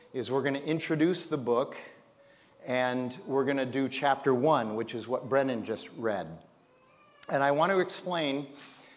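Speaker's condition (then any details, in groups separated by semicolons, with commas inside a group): No condition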